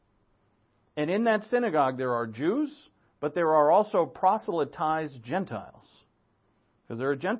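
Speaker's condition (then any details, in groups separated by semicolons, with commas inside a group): No condition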